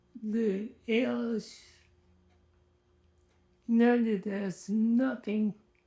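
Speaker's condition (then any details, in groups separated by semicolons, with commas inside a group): ALS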